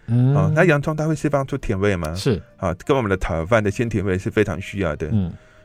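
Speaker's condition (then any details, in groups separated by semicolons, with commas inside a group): Hearing impairment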